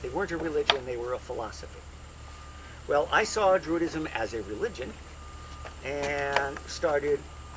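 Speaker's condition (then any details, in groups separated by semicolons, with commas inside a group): No condition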